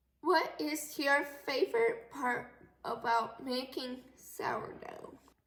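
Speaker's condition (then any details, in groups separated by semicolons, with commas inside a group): Cerebral palsy; affects muscles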